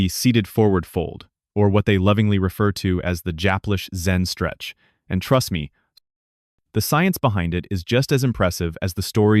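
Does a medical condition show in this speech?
No.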